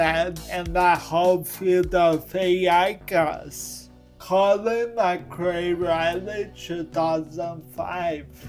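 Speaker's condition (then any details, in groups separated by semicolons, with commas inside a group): Cerebral palsy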